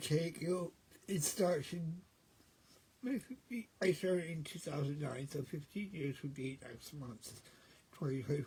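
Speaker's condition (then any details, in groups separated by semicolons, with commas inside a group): Cerebral palsy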